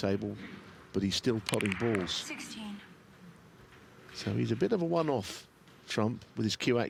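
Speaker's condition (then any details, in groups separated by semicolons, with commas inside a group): No condition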